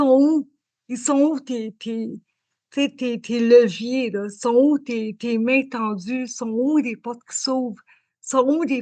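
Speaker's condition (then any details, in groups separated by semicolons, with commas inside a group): Cerebral palsy; learning to speak was challenging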